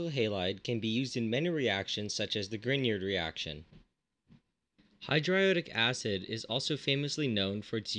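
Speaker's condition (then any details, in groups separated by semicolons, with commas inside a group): No condition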